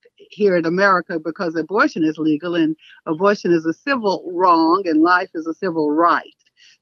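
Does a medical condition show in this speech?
No.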